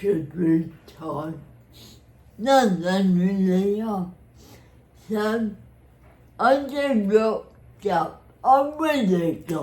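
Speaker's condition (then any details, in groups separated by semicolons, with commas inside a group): Cerebral palsy; spastic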